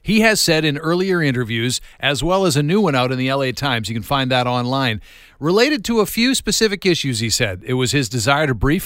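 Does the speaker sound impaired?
No.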